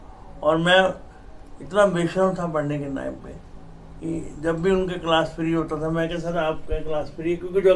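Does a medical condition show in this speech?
Yes: cerebral palsy.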